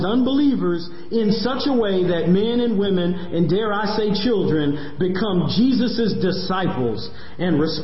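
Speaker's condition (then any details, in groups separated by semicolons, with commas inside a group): No condition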